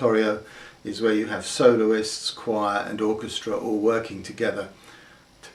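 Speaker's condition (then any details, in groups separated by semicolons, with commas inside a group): No condition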